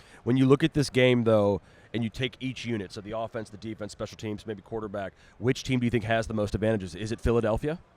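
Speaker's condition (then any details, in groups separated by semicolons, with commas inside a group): No condition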